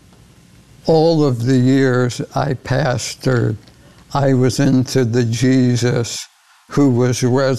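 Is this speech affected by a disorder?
Yes: ALS; progressive ALS, diagnosed over 11 years ago, initial prognosis 2 to 5 years.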